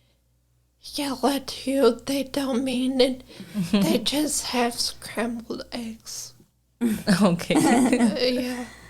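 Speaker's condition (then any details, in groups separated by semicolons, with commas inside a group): Brain injury; caused by brain aneurysm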